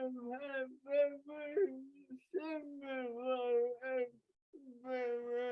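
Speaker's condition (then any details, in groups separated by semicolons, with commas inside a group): Traumatic brain injury; acquired, caused by accident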